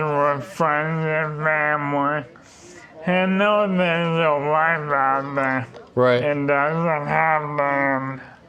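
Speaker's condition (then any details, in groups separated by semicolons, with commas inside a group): ALS; slow progression, leg onset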